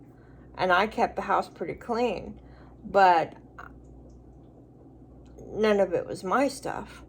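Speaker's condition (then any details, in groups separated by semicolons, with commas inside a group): Cerebral palsy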